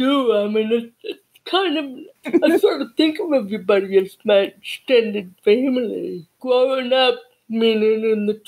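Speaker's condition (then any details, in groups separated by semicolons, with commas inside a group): Cerebral palsy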